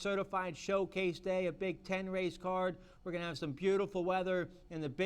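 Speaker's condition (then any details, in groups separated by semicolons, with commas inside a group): No condition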